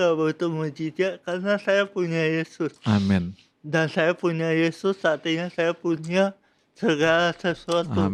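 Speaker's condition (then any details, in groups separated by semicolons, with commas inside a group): Cerebral palsy; from birth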